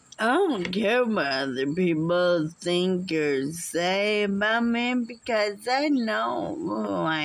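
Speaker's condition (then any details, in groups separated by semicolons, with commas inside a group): Muscular dystrophy; unable to walk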